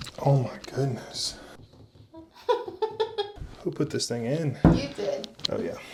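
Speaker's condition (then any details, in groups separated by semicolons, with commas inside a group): No condition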